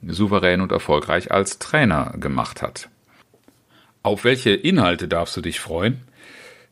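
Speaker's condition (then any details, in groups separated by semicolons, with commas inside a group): No condition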